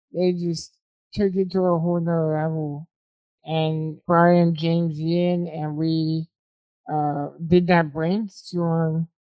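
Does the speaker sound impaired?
Yes: spinal muscular atrophy type 2.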